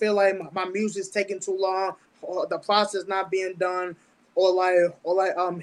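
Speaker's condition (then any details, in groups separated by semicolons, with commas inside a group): Stuttering; mild stutter, low speech impediment since about age 10, intellectual learning disability from birth, hears instructions differently; fears certain words will not come out, avoids talking at length on stage; repeated sounds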